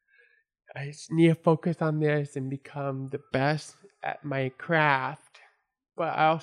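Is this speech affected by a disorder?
Yes: born deaf, congenital; had to learn to speak and hear, hard, first full sentence at age five, English difficult.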